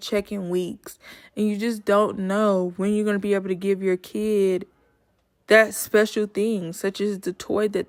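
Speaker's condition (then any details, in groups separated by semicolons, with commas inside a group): No condition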